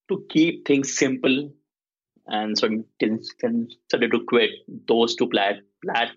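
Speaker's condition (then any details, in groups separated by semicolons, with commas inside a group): Stuttering; may block on some words; repeated sounds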